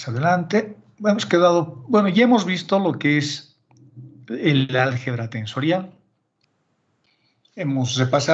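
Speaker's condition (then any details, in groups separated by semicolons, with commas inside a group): No condition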